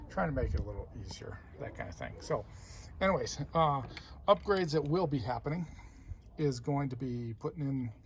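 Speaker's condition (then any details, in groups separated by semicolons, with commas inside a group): No condition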